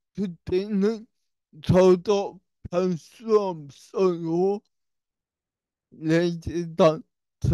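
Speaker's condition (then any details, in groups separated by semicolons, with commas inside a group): Brain lesion disability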